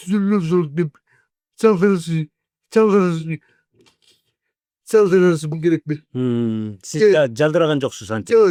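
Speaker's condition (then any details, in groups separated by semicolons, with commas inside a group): Cerebral palsy; 40 years with condition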